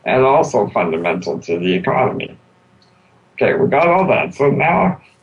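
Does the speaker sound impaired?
Yes: spinal muscular atrophy; complete quadriplegia from spinal muscular atrophy.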